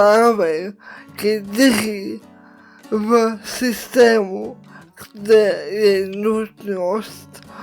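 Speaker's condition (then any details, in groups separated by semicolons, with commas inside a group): Cerebral palsy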